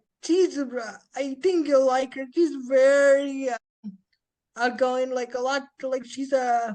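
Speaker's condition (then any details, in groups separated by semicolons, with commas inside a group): Spastic quadriplegic cerebral palsy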